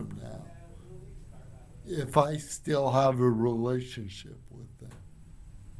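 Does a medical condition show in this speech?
Yes: cerebral palsy; from birth.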